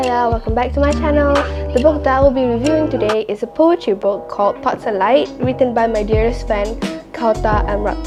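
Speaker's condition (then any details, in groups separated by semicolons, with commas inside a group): No condition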